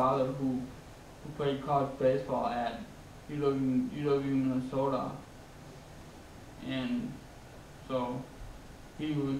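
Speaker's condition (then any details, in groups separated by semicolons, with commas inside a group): Traumatic brain injury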